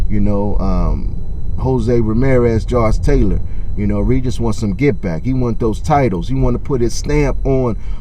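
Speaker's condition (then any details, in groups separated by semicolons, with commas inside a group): No condition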